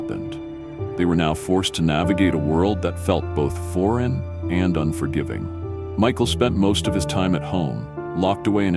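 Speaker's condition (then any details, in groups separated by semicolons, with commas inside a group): No condition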